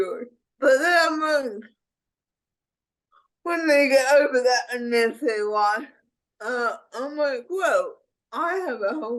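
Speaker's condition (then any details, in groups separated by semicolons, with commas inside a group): Cerebral palsy; speech impediment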